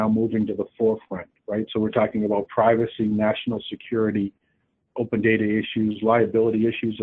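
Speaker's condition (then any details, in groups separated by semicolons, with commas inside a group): No condition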